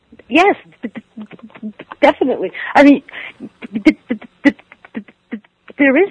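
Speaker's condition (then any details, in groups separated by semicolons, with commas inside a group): Stuttering; stuttering at ages 10 to 15; ongoing stuttering, attends NSA stuttering conferences; stays with stutter rather than changing words, speech tools mentally exhausting, hard to focus on message; repeated words, prolonged sounds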